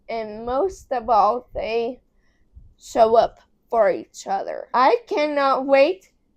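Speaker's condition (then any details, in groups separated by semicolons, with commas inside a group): Cerebral palsy; affects muscles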